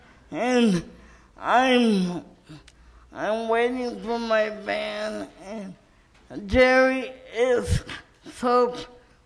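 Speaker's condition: Cerebral palsy; adult, wheelchair user, lives independently without 24-hour support

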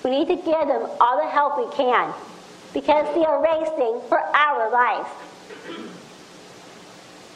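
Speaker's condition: Down syndrome; speech problems

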